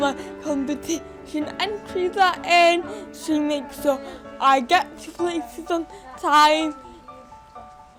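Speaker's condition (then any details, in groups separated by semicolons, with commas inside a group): Cerebral palsy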